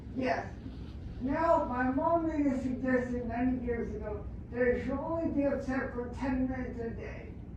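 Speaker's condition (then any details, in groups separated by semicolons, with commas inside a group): Traumatic brain injury; speech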